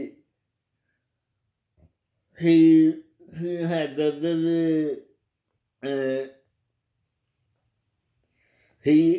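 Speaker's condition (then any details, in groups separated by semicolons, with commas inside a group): Cerebral palsy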